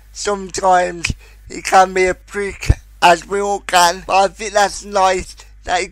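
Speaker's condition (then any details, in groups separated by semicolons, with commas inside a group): Cerebral palsy; most severe type, present since birth, uses electric wheelchair driven himself, expected non-verbal, began talking at age 6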